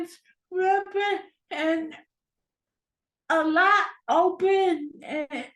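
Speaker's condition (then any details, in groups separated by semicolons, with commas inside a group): Cerebral palsy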